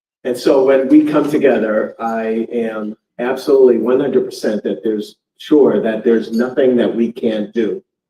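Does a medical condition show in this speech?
No.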